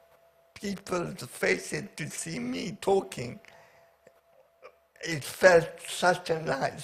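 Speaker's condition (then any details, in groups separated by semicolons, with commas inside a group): Paraplegia with essential tremor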